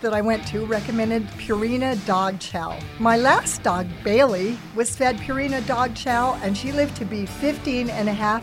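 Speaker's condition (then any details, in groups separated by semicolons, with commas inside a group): No condition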